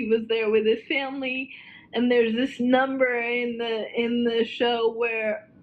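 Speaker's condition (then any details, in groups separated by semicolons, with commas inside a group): Cerebral palsy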